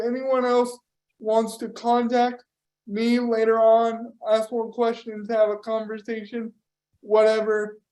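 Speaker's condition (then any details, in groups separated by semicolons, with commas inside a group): Cerebral palsy; power wheelchair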